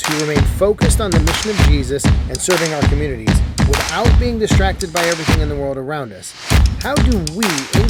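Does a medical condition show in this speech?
No.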